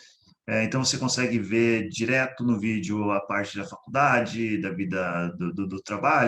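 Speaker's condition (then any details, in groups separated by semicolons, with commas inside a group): No condition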